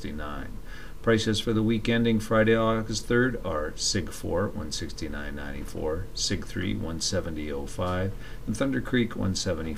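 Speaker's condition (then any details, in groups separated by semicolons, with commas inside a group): No condition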